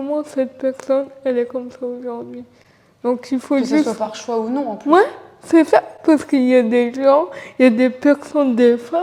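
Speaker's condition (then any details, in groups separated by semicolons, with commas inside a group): Cerebral palsy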